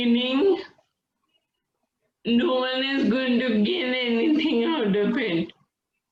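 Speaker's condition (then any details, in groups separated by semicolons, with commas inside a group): Friedreich's ataxia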